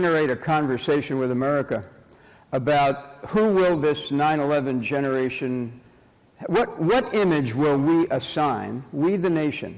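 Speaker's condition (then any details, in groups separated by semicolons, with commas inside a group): No condition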